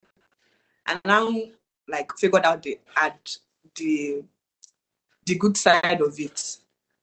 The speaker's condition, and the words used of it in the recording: Stuttering. But I think mine is more obvious than his.